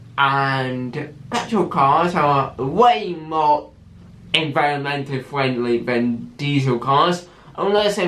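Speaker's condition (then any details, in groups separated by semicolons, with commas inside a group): Cerebral palsy with stammer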